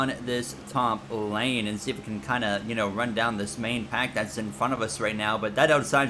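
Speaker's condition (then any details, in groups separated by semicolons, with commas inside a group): No condition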